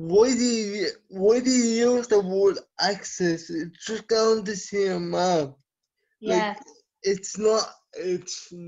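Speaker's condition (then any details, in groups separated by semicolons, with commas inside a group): Cerebral palsy; from birth, scoliosis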